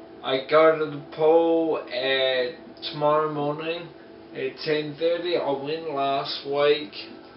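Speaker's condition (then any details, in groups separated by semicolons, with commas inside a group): Multiple sclerosis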